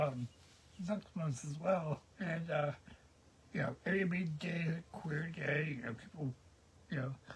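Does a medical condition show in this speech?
Yes: cerebral palsy; present since birth.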